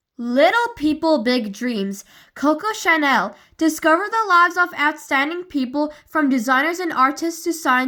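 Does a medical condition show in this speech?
No.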